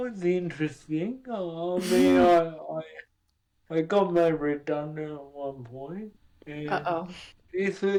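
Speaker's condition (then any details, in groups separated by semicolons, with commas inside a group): Cerebral palsy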